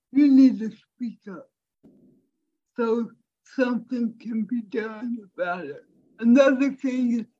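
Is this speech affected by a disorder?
Yes: cerebral palsy; from birth; speech impairment, voice sounds different, strangers wrongly assume cognitive disability on hearing voice.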